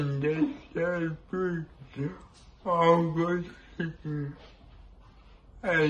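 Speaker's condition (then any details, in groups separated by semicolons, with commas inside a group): Cerebral palsy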